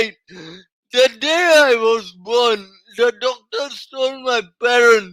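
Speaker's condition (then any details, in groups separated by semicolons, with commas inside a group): Cerebral palsy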